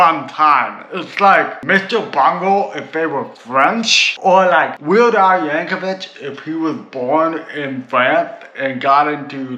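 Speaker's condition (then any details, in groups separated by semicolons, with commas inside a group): Cerebral palsy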